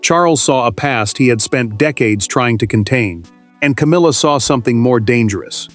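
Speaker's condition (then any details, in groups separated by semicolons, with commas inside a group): No condition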